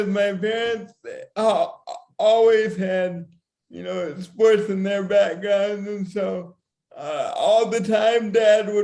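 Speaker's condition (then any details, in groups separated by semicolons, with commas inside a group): Severe cerebral palsy; speech problems predicted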